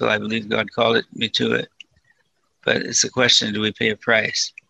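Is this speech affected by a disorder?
Yes: Parkinson's disease; Parkinson's disease diagnosed about six years before recording; about six years since diagnosis, mild symptoms, little progression, still able to work and teach.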